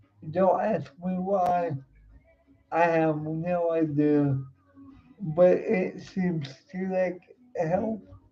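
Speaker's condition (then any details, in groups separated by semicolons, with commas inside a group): Cerebral palsy; uses wheelchair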